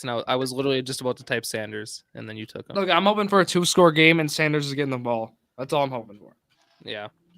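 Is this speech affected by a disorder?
No.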